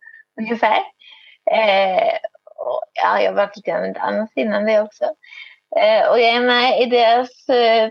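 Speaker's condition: Cerebral palsy, spastic

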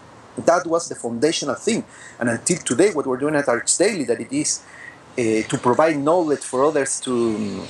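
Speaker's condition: No condition

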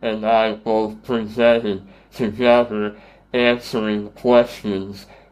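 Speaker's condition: Treacher Collins syndrome; voice distorted, some cannot understand, worse on telephone, repeating takes energy, intelligible after years of therapy

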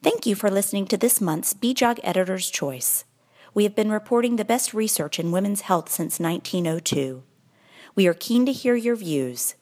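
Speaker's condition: No condition

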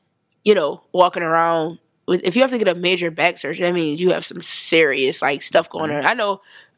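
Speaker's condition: No condition

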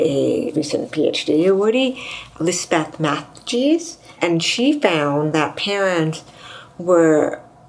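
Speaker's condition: Deafness; severe to profound deafness from 3, hearing aids to 34, implant worse ear 34, other 41; bilateral cochlear implants, less lip reading and listening effort, deafer without implants, loud sound startling; grew up speaking, mainstream schooling, learned sign language in 20s, also signs

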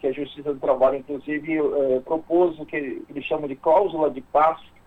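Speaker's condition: No condition

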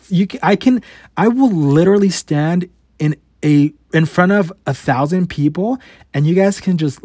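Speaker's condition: Stutter; noticed around age 5 or 6, worse as teenager, returned full force after stressful move to Arizona; still stutters at 28, noticeable in this podcast, usually cuts stutter from videos; sometimes barely gets out a syllable, swears between words to ease them out, burps talking fast; repeated sounds

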